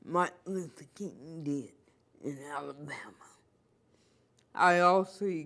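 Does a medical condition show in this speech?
Yes: cerebral palsy; cerebral palsy, from birth.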